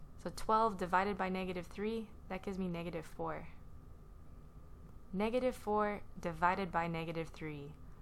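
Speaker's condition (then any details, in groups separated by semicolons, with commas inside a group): No condition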